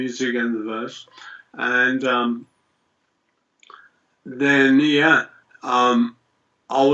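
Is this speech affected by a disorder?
Yes: multiple sclerosis.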